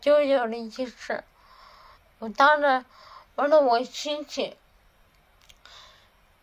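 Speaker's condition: Cerebellar atrophy, hereditary; uncle and aunt died of it

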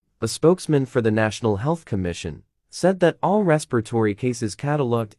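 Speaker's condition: No condition

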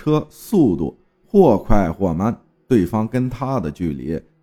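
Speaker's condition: No condition

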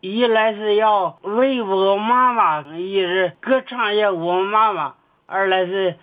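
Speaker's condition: Cerebellar atrophy; speech sounds different from ordinary people, self-described speech impairment, host hears it

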